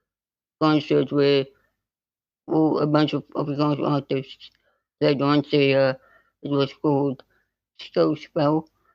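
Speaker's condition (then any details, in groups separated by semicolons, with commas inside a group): Spinal muscular atrophy type 2; type 2, progressive muscle wasting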